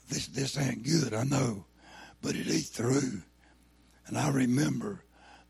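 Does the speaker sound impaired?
Yes: throat cancer, lost vocal cord.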